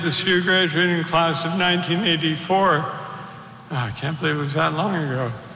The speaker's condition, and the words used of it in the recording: Parkinson's disease. I'll do my best to shout out my speech.